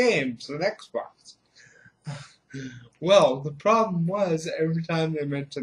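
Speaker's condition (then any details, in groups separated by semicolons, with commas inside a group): Cerebral palsy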